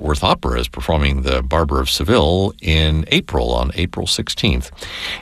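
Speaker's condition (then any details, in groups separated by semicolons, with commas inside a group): No condition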